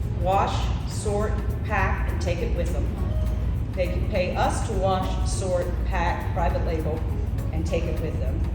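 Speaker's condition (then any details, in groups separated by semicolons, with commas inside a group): No condition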